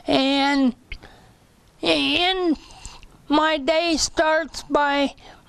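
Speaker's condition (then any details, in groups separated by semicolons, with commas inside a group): Cerebral palsy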